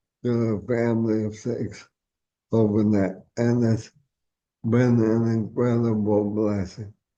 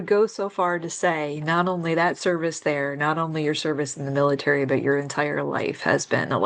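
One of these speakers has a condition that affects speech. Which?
The first: ALS.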